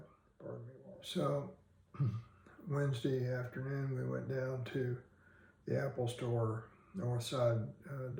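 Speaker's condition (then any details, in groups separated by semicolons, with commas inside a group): Parkinson's disease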